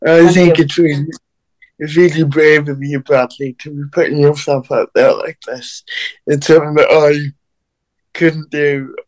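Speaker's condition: Cerebral palsy

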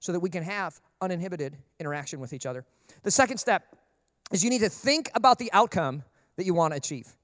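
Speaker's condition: No condition

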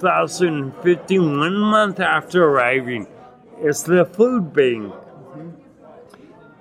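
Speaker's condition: Acquired ataxia with dysarthria; Lance-Adams syndrome, brain damage after Legionnaires' pneumonia from contaminated jacuzzi, 12-day induced coma, onset at 39; not progressive, myoclonus, impaired balance and hand coordination, no cure or medication offered; hard to speak and articulate, chest heaviness when speaking, bites tongue 2-3 times daily eating

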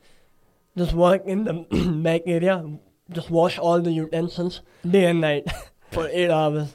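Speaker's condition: Cleft palate; nose previously tilted

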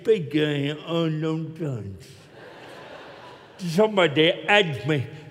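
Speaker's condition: Cerebral palsy; still walks with limp

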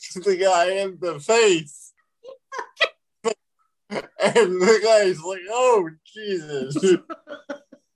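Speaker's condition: Cerebral palsy

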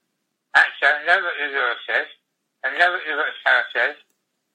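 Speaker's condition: Tongue cancer, glossectomy; most of tongue removed

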